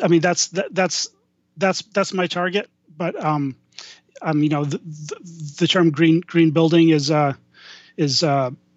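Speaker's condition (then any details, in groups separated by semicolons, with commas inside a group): Stuttering; may freeze up mid-speech, then gets back on a roll; repeated sounds, repeated words, prolonged sounds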